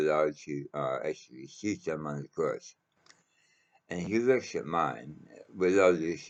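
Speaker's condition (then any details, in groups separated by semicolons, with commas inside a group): Mouth cancer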